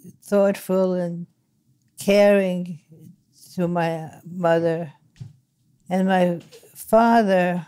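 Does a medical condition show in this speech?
Yes: Parkinson's disease; about 5-6 years since onset; word-finding difficulty.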